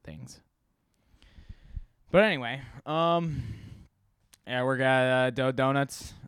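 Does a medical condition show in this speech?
No.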